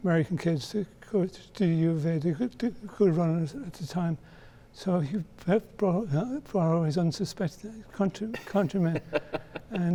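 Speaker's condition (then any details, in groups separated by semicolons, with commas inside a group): Parkinson's disease; deep brain stimulation, left leg onset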